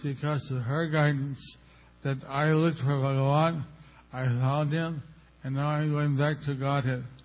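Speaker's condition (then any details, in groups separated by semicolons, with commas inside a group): Stroke with facial paralysis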